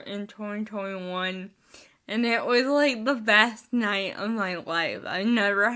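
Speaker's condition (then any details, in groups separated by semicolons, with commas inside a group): Spastic cerebral palsy, mixed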